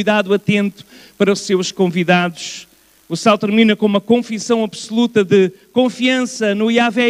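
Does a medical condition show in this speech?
No.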